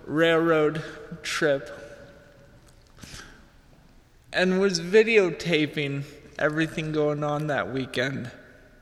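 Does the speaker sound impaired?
Yes: cerebral palsy; physical effects only.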